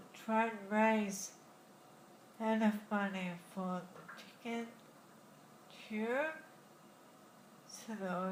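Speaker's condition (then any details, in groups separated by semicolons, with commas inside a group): Friedreich's ataxia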